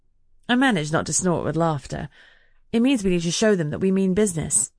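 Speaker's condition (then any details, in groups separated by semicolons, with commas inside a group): No condition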